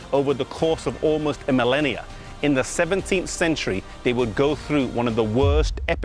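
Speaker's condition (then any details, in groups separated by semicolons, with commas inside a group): No condition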